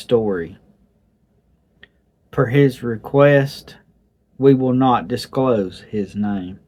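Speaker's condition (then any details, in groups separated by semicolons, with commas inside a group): No condition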